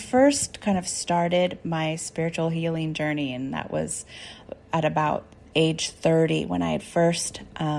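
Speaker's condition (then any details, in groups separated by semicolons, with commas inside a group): No condition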